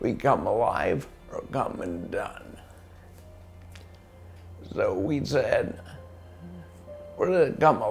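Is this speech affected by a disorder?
Yes: ALS; swallowing difficulty, choking risk, later lost ability to talk.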